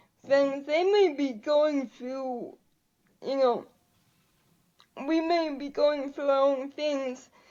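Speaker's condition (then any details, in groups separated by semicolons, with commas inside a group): Cerebral palsy; quadriplegic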